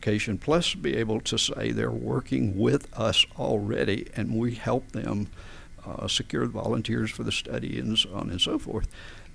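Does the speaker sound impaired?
Yes: spasmodic dysphonia; adductor type, no known cause, adult onset, first noticed speaking to groups, diagnosed by otolaryngologist, neurologists suggested psychological cause; vocal folds slam together, voice problems when speaking to groups.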